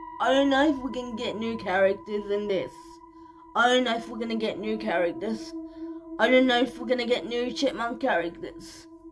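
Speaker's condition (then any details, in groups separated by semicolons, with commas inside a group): Cerebral palsy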